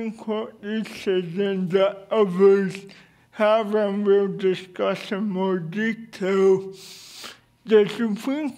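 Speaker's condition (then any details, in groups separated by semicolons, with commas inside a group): Cerebral palsy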